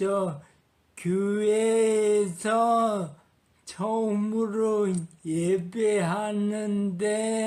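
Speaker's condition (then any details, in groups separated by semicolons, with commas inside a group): Parkinson's disease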